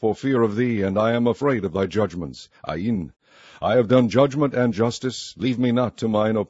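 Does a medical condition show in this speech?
No.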